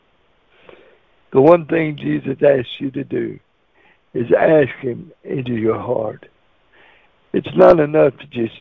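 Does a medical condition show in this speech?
Yes: cerebral palsy; wheelchair user.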